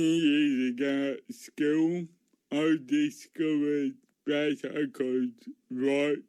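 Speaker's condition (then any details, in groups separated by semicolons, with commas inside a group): Cerebral palsy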